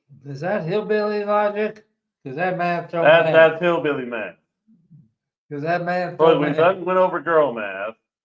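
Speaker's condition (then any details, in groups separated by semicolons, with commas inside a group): ALS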